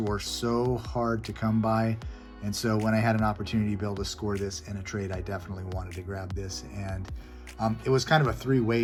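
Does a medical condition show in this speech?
No.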